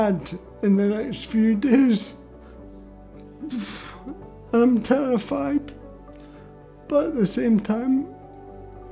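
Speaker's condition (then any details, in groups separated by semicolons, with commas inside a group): Motor neurone disease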